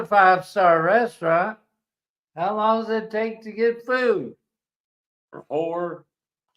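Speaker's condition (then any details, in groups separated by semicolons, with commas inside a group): ALS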